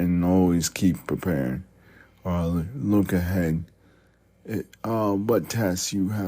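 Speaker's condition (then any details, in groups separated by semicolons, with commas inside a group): Multiple sclerosis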